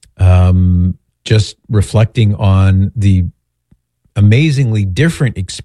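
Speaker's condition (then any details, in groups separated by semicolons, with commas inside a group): No condition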